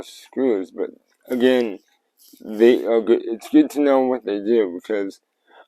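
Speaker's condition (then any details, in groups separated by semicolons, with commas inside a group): Cerebral palsy; tends to mess up words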